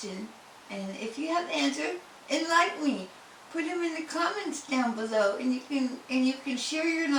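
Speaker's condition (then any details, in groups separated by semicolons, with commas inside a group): Head and neck cancer; tongue cancer, surgery and other treatments; had speech therapy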